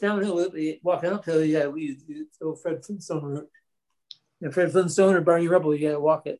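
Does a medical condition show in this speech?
Yes: Parkinson's disease; progressive Parkinson's, deep brain stimulation (DBS) surgery about 4 years after diagnosis; falls frequently, weak diaphragm, reduced breathing, rides A-Linker bicycle, exercises at gym; speech affected by Parkinson's and DBS surgery.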